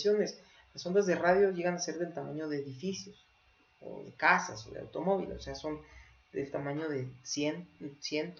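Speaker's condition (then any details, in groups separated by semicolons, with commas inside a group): No condition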